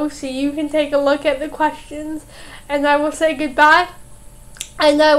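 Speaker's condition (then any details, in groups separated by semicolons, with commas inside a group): Cerebral palsy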